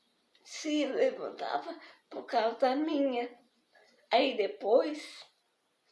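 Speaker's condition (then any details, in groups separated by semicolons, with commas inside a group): Spastic diplegic cerebral palsy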